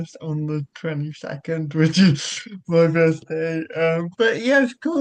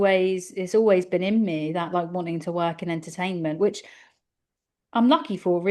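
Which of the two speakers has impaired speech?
The first: cerebral palsy; childhood surgery.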